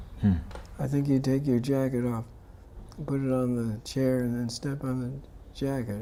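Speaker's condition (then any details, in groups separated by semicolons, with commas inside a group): Parkinson's disease; about 15 years since diagnosis, on medication, limited typing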